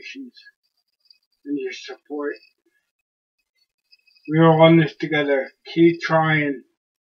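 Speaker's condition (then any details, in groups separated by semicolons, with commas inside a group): Cerebellar ataxia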